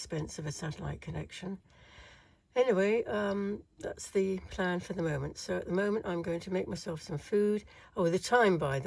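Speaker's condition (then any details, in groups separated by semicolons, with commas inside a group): No condition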